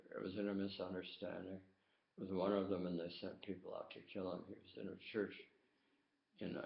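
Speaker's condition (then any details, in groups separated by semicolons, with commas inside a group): Tongue cancer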